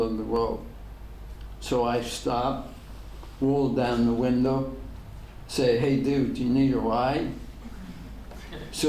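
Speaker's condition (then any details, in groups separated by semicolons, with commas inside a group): ALS; degenerative; diagnosed ten years ago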